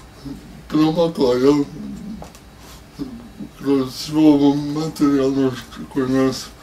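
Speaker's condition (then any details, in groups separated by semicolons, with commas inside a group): Cerebral palsy; hands unusable since childhood, uses left foot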